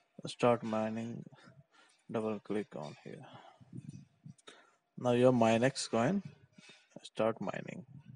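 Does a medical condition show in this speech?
No.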